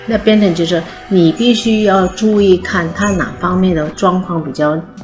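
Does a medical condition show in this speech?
No.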